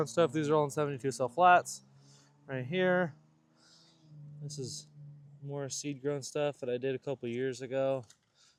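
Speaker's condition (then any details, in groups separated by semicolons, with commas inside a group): No condition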